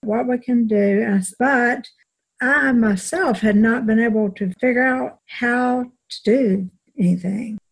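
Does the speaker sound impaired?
Yes: aphasia after stroke; severe stroke at home, right-sided numbness, right hand and leg weakness, drives using left foot on accelerator; chronic, speech therapy, Shirley Ryan AbilityLab aphasia program, individual and small-group therapy twice daily, earlier therapy Wilmington; speaks in short, sometimes fragmented sentences.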